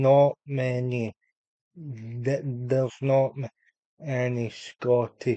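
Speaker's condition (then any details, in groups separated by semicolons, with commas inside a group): Cerebral palsy; unable to walk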